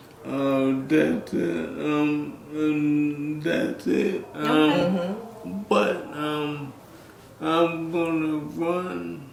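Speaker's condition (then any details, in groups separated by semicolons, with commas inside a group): ALS; bulbar onset, first symptom raspy voice; still able to speak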